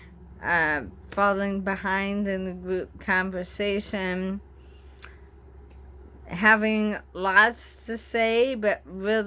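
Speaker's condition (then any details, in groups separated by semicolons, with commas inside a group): Bulbar ALS, bulbar onset; still speaks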